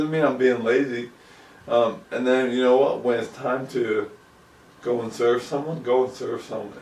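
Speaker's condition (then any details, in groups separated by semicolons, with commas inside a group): ALS; about 2 years since onset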